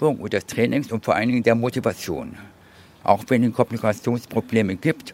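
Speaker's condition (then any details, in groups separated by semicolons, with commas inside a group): Deafness; speaks unusually clearly for a deaf person, learned tones through body and hands from opera-singer father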